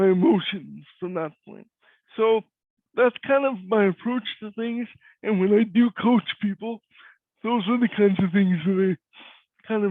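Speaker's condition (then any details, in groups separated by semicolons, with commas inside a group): Cerebral palsy; cannot walk; voice is different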